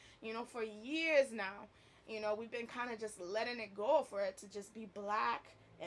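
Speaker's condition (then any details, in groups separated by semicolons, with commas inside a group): No condition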